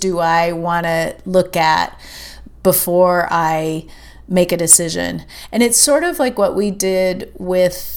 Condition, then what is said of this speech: No condition.